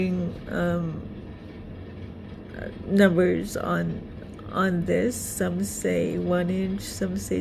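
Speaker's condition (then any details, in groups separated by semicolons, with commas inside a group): Cerebral palsy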